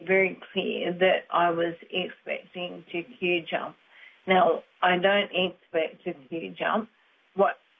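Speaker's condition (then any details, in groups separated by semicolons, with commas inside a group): Motor neurone disease; wheelchair user, cold locks muscles up, lock-ups take days, long exhaustion afterward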